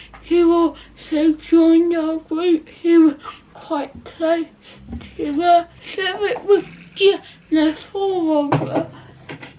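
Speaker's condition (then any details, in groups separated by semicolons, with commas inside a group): Cerebral palsy; not quadriplegic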